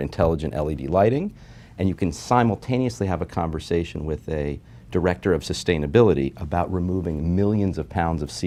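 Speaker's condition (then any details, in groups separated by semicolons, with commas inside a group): No condition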